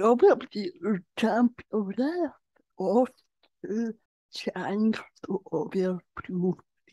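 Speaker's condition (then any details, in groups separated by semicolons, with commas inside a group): Generalized dystonia; generalized, leg weakness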